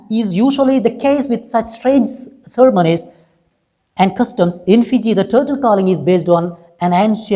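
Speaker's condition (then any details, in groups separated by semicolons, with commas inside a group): No condition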